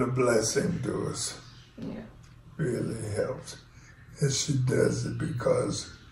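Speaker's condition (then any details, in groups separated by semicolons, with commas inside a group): ALS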